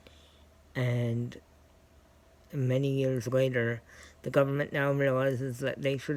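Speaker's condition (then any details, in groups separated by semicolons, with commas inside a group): Cerebral palsy; scoliosis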